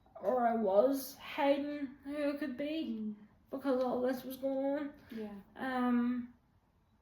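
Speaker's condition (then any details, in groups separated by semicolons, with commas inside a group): Quadriplegic cerebral palsy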